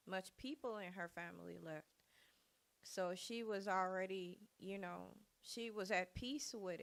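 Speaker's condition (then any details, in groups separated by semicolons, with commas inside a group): No condition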